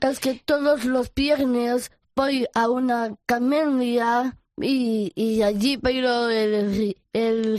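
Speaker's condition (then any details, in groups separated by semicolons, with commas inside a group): Down syndrome; congenital, extra copy of chromosome 21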